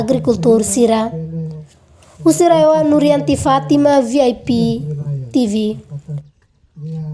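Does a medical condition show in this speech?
No.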